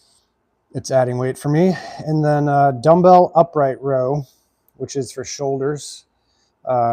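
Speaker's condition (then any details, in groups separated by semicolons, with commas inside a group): No condition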